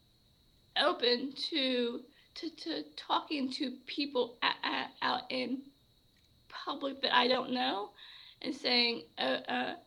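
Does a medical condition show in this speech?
Yes: stuttering; stuttered a lot while talking to coffee shop staff; here repeated sounds.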